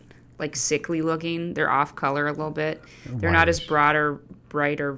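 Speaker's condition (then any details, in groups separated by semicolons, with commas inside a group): No condition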